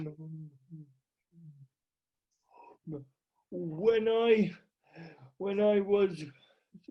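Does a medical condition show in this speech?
Yes: cerebral palsy.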